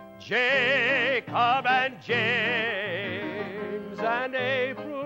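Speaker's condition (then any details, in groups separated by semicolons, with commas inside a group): No condition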